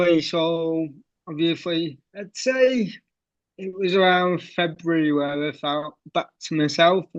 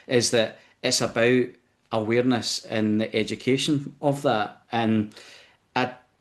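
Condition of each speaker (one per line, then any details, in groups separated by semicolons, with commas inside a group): Cerebral palsy; wheelchair since age six, childhood surgery; tight painful hip flexors after recent surgery
No condition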